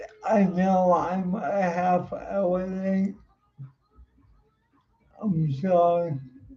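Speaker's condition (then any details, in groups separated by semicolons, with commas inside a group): Cerebral palsy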